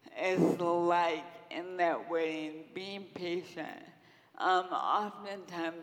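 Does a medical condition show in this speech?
Yes: Friedreich's ataxia; diagnosed in twenties at u of m, progressive, wall-supported gait then wheelchair, service dog, no cure; over two decades since onset, unable to walk, uses wheelchair.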